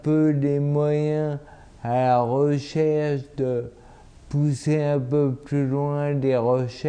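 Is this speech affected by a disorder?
Yes: multiple sclerosis; about 20 years since onset, rapid early course, now stabilised, monthly infusion.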